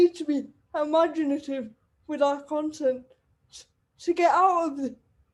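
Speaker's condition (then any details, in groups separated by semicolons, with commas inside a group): Cerebral palsy; wheelchair user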